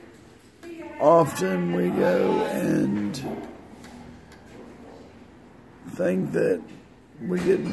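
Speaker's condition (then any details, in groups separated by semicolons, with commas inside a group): Multiple sclerosis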